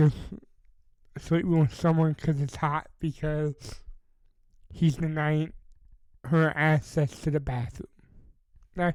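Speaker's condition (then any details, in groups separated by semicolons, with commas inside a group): Cerebral palsy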